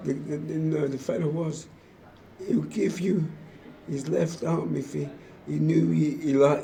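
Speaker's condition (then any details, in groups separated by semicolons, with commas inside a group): Motor neurone disease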